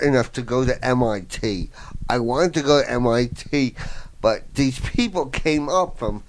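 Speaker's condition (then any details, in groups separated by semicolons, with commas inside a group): Voice box damage, traumatic brain injury; voice box partially damaged by fireman's trach tube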